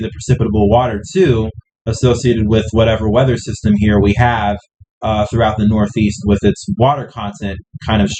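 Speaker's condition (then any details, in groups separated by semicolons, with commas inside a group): No condition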